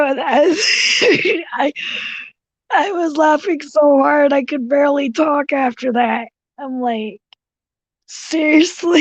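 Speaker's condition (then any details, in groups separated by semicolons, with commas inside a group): Cerebral palsy; tracheotomy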